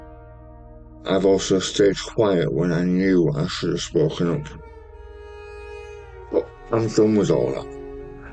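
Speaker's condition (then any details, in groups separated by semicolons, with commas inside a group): Stage 4 tongue cancer, hemiglossectomy; half tongue removed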